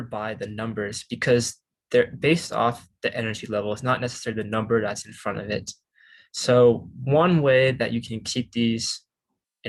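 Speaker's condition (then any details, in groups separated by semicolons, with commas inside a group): No condition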